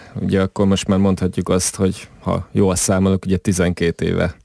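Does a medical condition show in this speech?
No.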